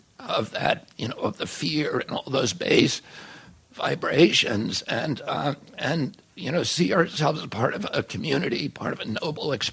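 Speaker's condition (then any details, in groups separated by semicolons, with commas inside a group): Spasmodic dysphonia; sudden onset age 42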